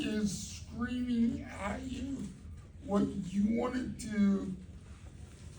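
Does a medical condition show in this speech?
Yes: cerebral palsy.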